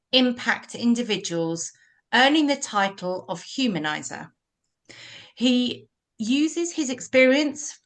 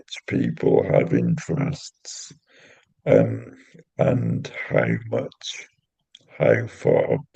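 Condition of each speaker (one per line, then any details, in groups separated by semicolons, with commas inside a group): No condition
Cerebral palsy; intrathecal baclofen pump; neuro physio, occupational therapy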